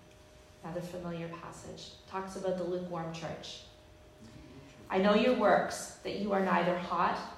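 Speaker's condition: No condition

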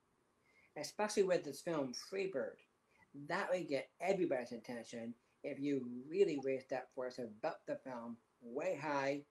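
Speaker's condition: Down syndrome; disability since childhood

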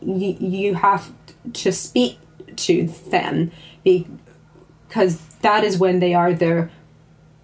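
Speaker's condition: Stammering; stammer since childhood; stammer somewhat unpredictable, switches words to hide it less than most people who stammer; repeated sounds, prolonged sounds, blocks

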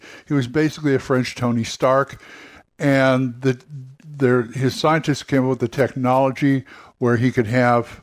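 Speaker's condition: No condition

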